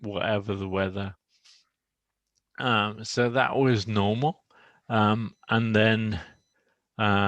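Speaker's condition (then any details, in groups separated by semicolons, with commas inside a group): Motor neuron disease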